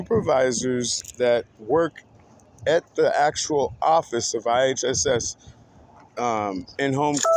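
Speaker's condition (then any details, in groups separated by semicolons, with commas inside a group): No condition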